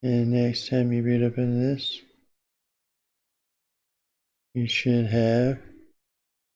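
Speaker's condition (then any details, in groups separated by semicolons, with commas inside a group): Parkinson's disease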